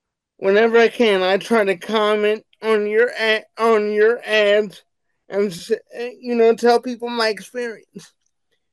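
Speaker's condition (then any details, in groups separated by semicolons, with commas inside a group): Cerebral palsy; wheelchair bound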